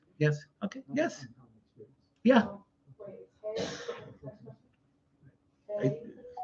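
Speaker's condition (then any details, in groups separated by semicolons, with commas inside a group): No condition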